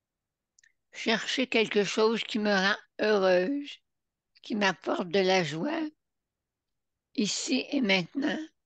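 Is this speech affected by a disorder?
Yes: Parkinson's disease; began with one-hand tremor; about 16 years since diagnosis, symptoms 22 years earlier; vocal cords may fail, some difficulty expressing herself.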